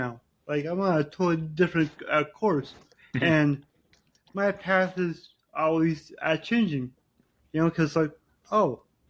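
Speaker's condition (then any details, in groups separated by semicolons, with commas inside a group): Cerebral palsy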